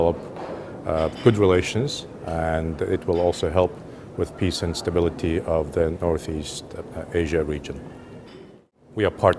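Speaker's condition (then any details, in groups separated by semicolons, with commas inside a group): No condition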